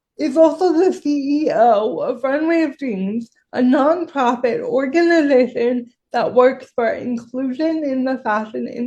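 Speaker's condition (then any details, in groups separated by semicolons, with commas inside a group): Cerebral palsy; shaky voice, worse when nervous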